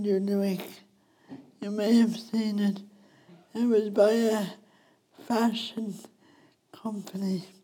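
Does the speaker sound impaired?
Yes: speech impediment; talks either too slow or too fast, hard to understand when too fast and animated.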